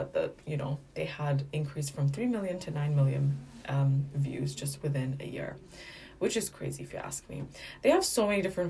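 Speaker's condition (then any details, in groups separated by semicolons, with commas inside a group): No condition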